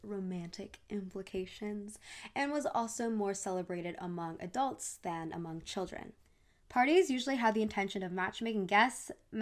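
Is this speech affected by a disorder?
No.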